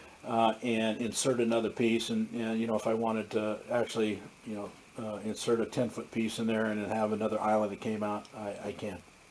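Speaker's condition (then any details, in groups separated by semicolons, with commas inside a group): No condition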